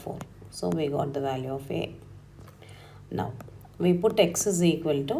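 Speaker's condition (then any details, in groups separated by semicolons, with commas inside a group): No condition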